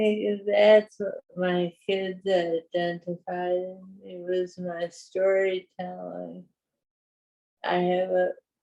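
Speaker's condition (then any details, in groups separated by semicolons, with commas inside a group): Parkinson's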